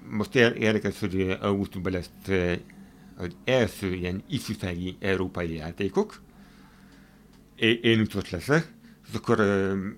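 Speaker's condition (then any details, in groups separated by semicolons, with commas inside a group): Hearing impairment; hard of hearing, uses hearing aid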